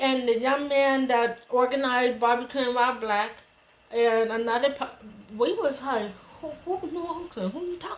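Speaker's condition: Hearing loss; 80% hearing loss from birth, umbilical cord around neck, red hearing aids, taught Signing Exact English; hears and speaks well, understands sign language, signs less fluently

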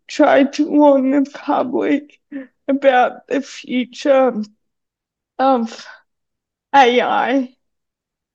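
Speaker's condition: Cerebral palsy; needs hand to hold on steep stairs

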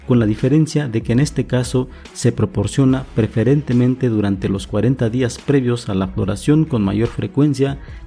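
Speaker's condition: No condition

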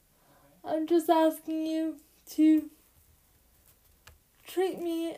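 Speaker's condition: Cerebral palsy; since birth

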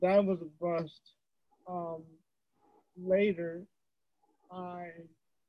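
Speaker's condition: Cerebral palsy; wheelchair user

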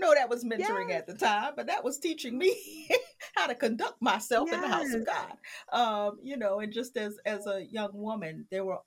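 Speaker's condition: No condition

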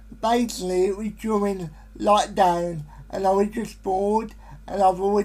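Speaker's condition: Spastic quadriplegic cerebral palsy, severe

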